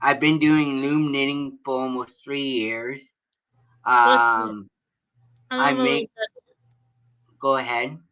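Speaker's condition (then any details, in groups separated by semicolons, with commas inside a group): Cerebral palsy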